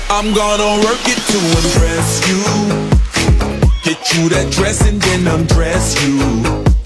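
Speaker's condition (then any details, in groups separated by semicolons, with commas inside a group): No condition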